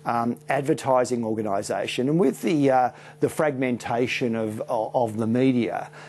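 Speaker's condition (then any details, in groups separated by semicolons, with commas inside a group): No condition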